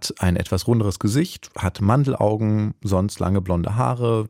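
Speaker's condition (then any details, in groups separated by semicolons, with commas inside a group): No condition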